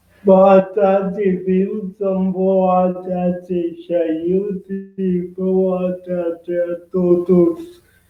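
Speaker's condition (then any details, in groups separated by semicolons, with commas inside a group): Cerebral palsy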